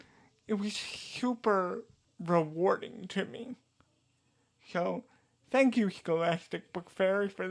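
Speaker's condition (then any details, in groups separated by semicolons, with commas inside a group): Cerebral palsy; diagnosed age two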